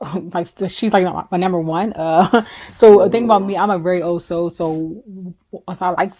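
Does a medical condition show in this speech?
Yes: stutter; still has bad days; rehearses and records own voice before presentations; stuttering blocks, periods unable to say a word, stumbles on words, quickly gets back on track; here repeated sounds.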